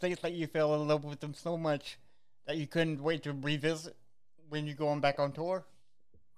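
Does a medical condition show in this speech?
Yes: cerebral palsy; visible physical disability.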